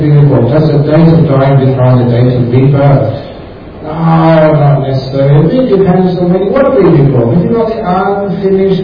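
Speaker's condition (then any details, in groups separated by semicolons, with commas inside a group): No condition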